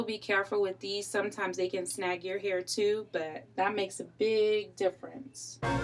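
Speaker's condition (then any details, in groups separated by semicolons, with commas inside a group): No condition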